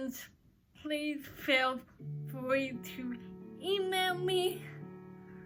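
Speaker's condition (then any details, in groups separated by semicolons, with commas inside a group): Cerebral palsy; uses crutches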